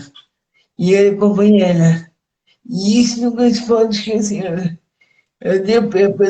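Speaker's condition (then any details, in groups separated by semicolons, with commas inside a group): Cerebral palsy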